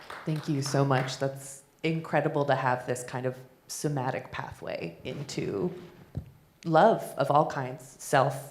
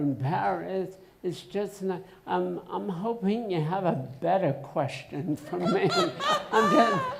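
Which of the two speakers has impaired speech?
The second: essential tremor.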